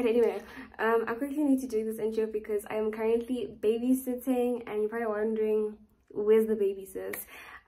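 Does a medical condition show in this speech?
No.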